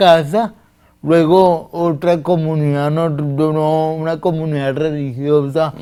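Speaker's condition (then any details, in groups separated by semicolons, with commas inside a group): Cerebral palsy; difficulty speaking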